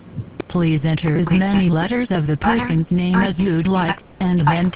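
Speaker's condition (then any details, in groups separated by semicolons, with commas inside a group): No condition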